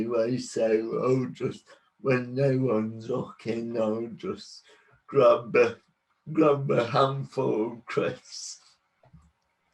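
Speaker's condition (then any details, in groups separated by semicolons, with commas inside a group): Cerebral palsy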